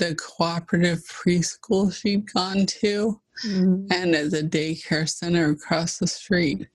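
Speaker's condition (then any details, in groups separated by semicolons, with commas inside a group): ALS (Lou Gehrig's disease)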